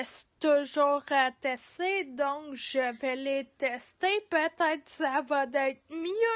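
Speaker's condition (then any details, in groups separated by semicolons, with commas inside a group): Ataxia; degenerative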